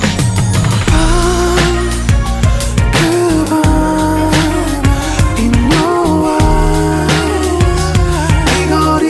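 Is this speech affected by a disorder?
No.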